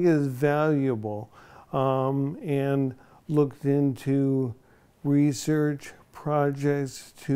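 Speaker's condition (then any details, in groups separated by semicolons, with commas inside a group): ALS; onset in one foot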